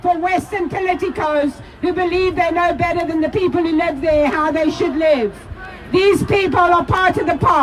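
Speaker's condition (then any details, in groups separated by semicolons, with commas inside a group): No condition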